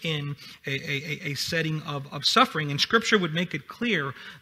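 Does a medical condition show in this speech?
No.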